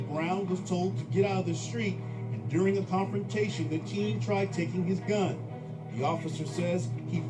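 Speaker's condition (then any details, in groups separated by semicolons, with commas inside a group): No condition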